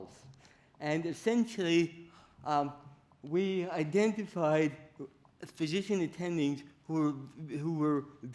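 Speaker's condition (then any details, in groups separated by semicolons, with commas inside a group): Cerebral palsy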